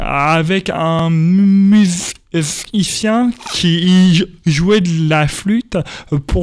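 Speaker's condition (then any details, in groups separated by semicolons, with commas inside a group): Stuttering; stuttering since early childhood at school, speech therapy helped, told elimination almost impossible; age 28, lives with stuttering and accepts it; stuttering persists, described by him as an accent; repeated sounds, prolonged sounds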